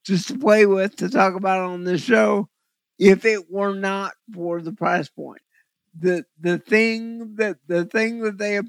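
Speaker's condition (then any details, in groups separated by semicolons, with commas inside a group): Cerebral palsy; visual focusing difficulty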